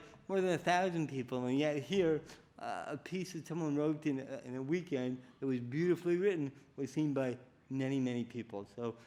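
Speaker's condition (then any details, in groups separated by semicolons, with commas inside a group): Cerebral palsy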